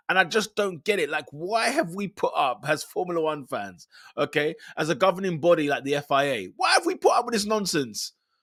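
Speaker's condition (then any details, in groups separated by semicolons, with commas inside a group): No condition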